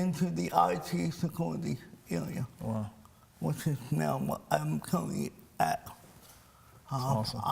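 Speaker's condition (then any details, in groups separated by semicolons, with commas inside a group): Cerebral palsy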